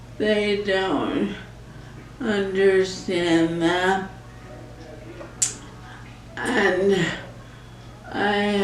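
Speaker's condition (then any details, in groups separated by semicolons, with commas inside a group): ALS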